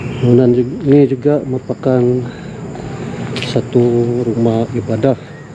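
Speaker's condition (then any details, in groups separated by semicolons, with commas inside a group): No condition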